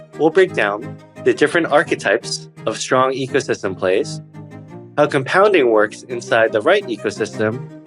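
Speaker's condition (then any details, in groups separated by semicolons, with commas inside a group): No condition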